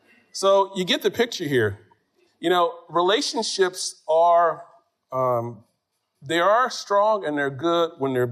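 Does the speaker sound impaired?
No.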